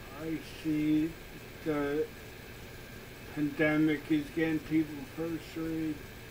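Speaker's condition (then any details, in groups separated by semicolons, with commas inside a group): Cerebellar ataxia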